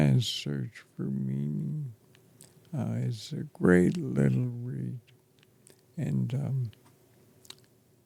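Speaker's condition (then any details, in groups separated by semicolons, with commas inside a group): ALS; affects chest and throat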